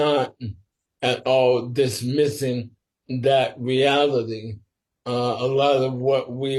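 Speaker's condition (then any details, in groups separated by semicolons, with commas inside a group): Sporadic ALS; must speak slower and carefully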